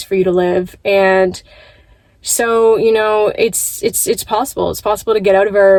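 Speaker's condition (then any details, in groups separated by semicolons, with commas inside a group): No condition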